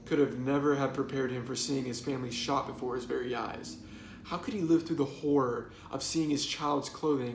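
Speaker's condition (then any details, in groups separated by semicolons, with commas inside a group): No condition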